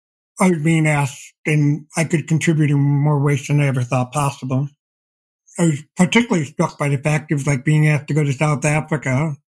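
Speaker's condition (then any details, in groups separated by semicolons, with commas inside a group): Deafblindness; progressive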